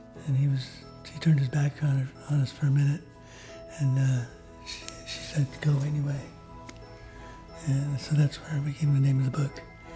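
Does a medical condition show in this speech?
Yes: Parkinson's; early onset, began with left arm shaking and weakness; on medications.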